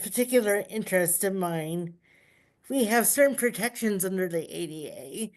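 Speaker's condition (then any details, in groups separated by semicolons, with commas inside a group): Cerebral palsy; uses power wheelchair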